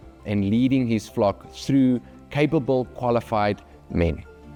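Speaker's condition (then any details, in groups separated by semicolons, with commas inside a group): No condition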